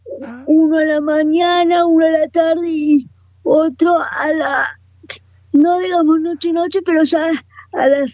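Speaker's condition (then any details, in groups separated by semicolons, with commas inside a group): Cerebral palsy; motor disability, described as quadriparalysis, wheelchair user, phone on mounted holder; speech affected along with mobility, confirmed by speaker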